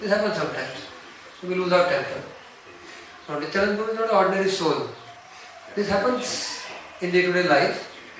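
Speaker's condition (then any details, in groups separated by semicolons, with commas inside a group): No condition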